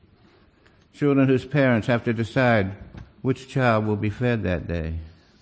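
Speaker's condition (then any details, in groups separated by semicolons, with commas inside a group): Parkinson's disease; small handwriting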